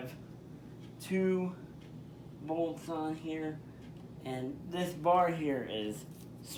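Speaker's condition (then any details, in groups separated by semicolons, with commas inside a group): Spastic diplegia cerebral palsy; manual wheelchair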